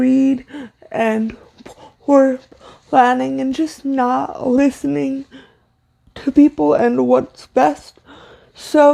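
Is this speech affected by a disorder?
Yes: cerebral palsy, severe.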